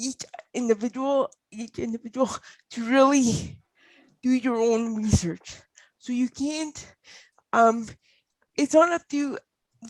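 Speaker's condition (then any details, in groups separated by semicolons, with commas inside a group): Cerebral palsy; mainly fine motor and speech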